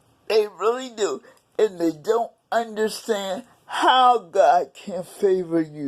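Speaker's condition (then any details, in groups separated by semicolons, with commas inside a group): Cerebral palsy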